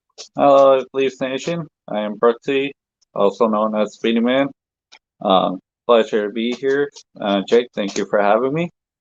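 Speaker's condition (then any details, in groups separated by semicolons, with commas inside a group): No condition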